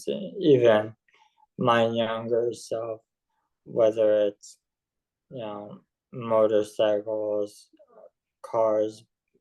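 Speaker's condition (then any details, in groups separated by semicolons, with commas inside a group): ALS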